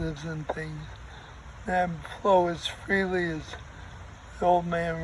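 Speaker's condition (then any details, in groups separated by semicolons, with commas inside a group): ALS; diagnosed two years ago, ventilator many hours, breathes only sitting; talking increasingly difficult, breathing trouble worse when full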